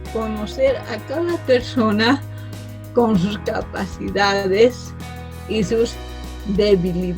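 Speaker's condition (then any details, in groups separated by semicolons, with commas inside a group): Cerebral palsy from birth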